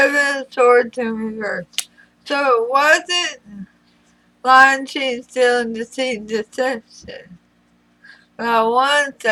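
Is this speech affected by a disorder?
Yes: throat cancer radiation damage.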